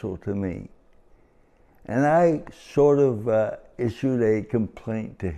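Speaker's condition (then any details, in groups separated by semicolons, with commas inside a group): Cerebral palsy; from birth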